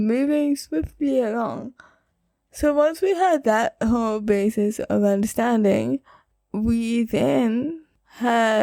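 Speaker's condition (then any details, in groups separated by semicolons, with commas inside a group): Cerebral palsy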